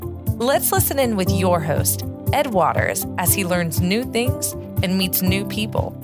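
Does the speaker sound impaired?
No.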